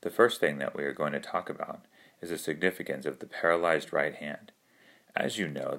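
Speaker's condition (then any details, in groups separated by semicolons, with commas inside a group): No condition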